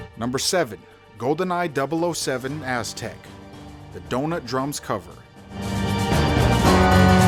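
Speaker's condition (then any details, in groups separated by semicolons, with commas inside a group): No condition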